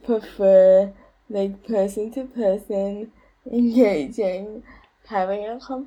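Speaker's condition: Cerebral palsy; age 29

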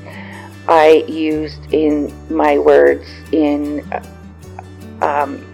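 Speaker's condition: Aphasia after stroke; words clear in mind but jumbled when speaking, language problems, conversation and turn-taking difficult

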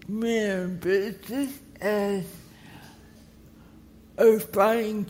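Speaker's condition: Cerebral palsy; no breathing for 25 minutes

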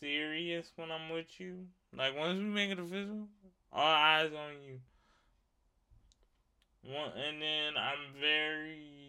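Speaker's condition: Cerebral palsy; wheelchair user

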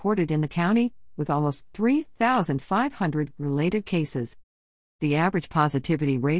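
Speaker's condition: No condition

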